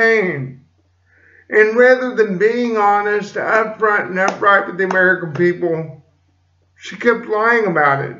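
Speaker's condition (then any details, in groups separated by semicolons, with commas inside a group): Cerebral palsy; slight speech impediment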